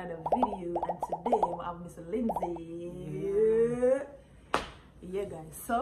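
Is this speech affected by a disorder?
No.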